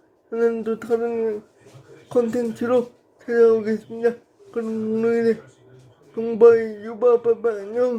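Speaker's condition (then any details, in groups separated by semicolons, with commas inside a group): Brain lesion disability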